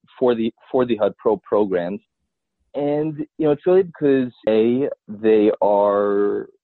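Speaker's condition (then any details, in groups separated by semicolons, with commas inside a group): Stutter; years ago caused strong fear of answering the phone; ongoing stutter evident in speech; frequent word and phrase repetitions, part-word repetitions, many fillers like um and uh; repeated sounds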